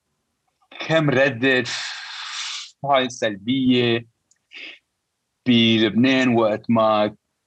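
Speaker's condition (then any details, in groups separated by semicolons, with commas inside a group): Stuttering; present since at least teenage years; stutter noticeable, joking about it helps listeners understand why speech sounds that way; prolonged sounds, blocks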